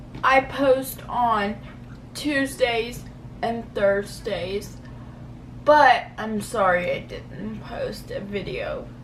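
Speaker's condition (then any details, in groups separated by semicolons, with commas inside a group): Cerebral palsy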